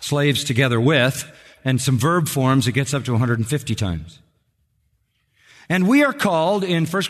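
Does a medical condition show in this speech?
No.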